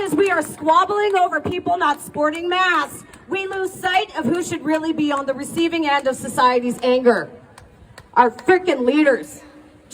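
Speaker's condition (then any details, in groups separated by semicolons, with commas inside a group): No condition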